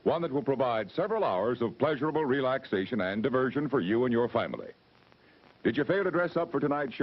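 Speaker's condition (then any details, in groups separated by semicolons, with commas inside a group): No condition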